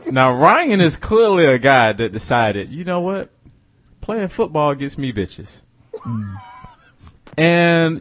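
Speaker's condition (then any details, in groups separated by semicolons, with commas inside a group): No condition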